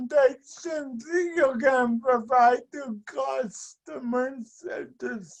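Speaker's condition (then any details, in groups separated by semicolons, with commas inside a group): Speech and mobility impairment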